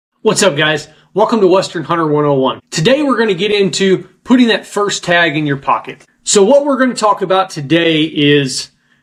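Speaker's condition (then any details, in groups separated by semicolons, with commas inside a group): No condition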